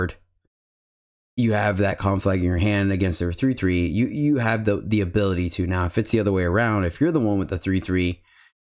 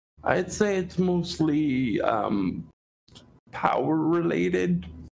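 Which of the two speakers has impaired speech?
The second: cerebral palsy; quadriplegia, from birth, right side affected.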